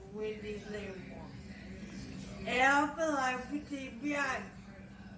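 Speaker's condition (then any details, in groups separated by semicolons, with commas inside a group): Traumatic brain injury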